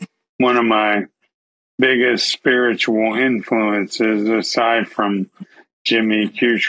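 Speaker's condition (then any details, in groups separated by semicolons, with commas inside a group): ALS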